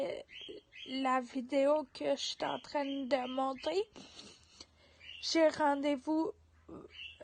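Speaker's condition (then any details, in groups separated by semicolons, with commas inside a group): Ataxia; degenerative; physiotherapy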